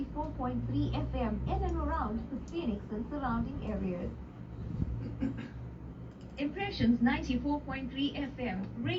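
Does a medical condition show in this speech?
No.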